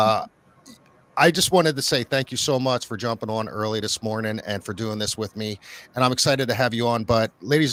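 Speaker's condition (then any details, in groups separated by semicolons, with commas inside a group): No condition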